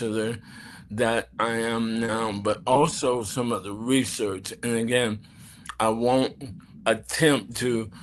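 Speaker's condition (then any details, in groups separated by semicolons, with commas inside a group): ALS; bulbar onset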